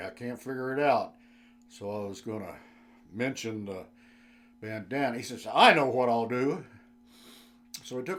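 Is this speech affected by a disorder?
No.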